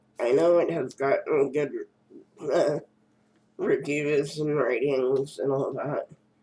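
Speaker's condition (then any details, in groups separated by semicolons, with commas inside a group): Cerebral palsy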